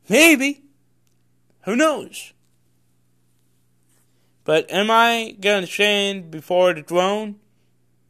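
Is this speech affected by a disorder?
Yes: cerebral palsy; congenital.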